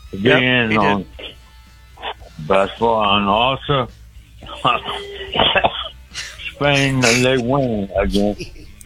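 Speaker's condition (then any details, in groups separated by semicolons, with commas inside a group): Speech impediment; calling radio show by phone, loud background voices, host asks to get on phone; host cannot hear at times over phone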